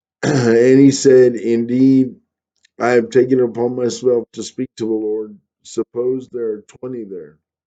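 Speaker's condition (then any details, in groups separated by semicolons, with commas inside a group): No condition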